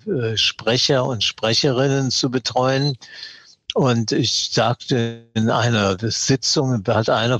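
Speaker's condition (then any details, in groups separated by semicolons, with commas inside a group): Parkinson's disease; diagnosed at age 75, years of trembling before diagnosis, once put down to stage fright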